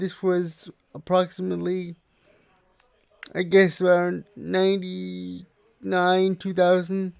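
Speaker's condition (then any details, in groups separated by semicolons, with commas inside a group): Cerebral palsy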